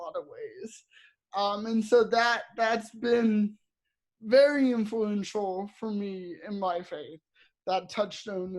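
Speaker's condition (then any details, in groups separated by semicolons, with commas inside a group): Cerebral palsy; audibly affected speech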